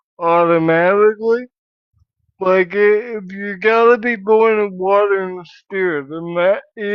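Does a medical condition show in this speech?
Yes: cerebral palsy.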